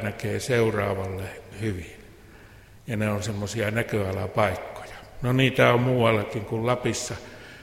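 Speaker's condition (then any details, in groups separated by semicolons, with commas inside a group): No condition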